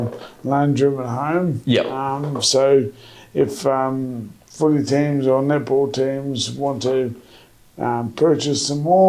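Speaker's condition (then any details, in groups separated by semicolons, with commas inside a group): MND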